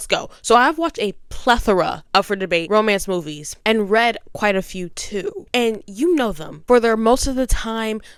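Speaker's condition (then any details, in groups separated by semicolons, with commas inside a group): No condition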